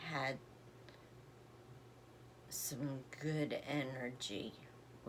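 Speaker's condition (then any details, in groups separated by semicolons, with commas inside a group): Essential tremor; voice, progressive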